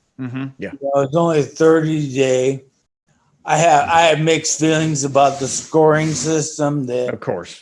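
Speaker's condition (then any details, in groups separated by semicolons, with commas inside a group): ALS; breathing affected after injection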